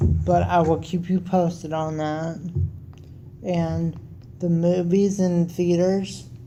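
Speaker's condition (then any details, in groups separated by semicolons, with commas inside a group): Cerebral palsy; wheelchair user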